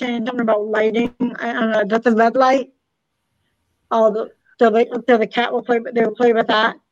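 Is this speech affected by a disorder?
Yes: hard of hearing, cochlear implant; voicing sign language interpretation for deaf team.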